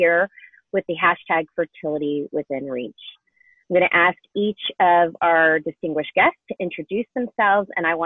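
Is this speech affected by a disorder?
No.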